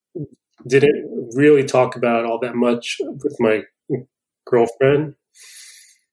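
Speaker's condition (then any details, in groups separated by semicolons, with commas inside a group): Stuttering; lifelong, persisting into adulthood, long kept unspoken, now openly accepted; still stutters; prolonged sounds, blocks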